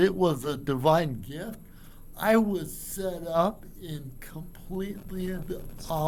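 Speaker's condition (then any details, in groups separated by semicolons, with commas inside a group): Cerebral palsy; from birth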